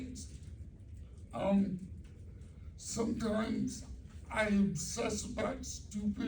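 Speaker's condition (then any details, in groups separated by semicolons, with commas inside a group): Cerebral palsy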